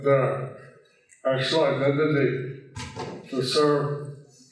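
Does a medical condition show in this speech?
Yes: stroke with facial paralysis; left side of face paralyzed; speech repeated aloud by Vishwamar Vyasas for listeners; some listeners cannot understand speech.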